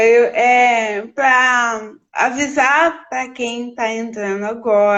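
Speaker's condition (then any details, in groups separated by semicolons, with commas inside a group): Cerebral palsy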